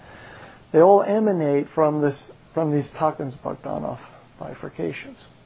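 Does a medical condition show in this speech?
No.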